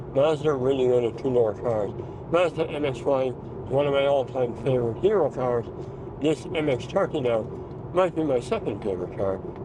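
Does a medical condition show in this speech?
Yes: mouth cancer; mouth cancer, surgery, radiotherapy; speech changed by cancer.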